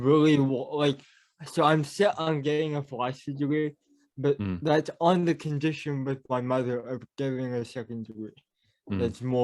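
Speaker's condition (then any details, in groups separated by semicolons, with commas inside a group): Cerebral palsy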